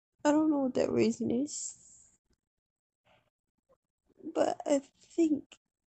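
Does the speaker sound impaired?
Yes: cerebral palsy; wheelchair user.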